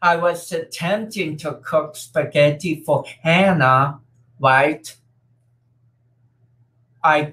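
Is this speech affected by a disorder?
Yes: cerebral palsy; hands do not cramp.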